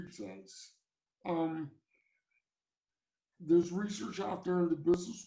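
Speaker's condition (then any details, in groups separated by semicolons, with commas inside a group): Cerebral palsy; from birth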